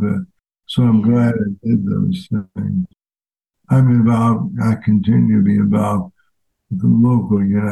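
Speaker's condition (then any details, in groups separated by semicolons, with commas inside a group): ALS; fatal progressive disease, diagnosed months ago, hiking a year ago, expected to worsen; walking harder, brace on foot, balance slightly off, wife Donna as caregiver for some tasks; voice changed since onset, now a different voice, no spontaneous crying fits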